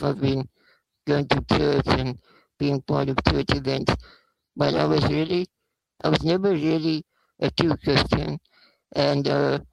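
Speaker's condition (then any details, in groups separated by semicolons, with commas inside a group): Spinal muscular atrophy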